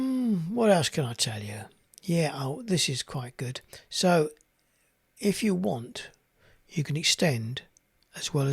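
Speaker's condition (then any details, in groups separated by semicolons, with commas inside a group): No condition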